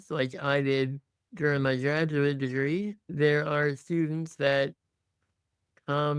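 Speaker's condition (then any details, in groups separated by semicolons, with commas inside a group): Muscular dystrophy; tracheostomy for breathing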